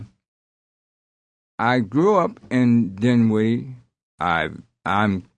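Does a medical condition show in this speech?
Yes: aphasia after strokes; aphasia caused by multiple strokes; attended speech services, singing suggested by doctor as therapy, aphasia persists but singing helps coping; stuttering after strokes, had to repeat everything, impediment not heard when singing, less noticeable.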